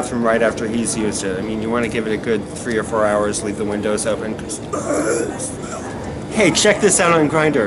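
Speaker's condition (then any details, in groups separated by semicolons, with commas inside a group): No condition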